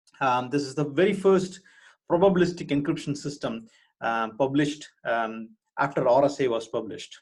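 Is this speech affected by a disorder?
No.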